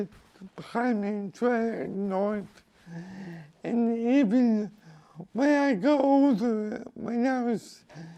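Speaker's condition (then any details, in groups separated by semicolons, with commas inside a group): Cerebral palsy; from birth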